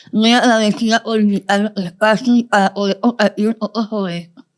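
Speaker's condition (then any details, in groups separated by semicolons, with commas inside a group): Moebius syndrome, congenital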